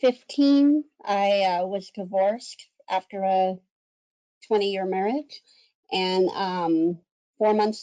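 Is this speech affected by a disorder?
Yes: cleft lip and palate; congenital cleft lip and cleft palate, 60 plus surgeries.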